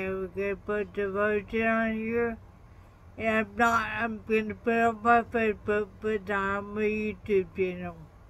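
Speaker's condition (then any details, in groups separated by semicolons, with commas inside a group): Traumatic brain injury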